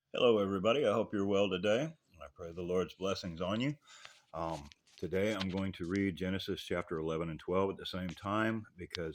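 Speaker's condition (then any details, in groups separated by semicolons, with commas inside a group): No condition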